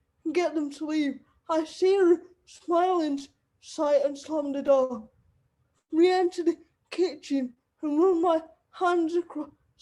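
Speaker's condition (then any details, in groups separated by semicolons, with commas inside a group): Cerebral palsy; wheelchair user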